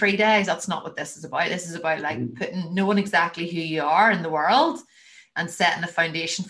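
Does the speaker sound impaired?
No.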